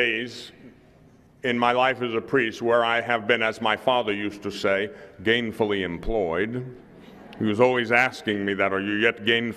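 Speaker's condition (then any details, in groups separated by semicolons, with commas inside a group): No condition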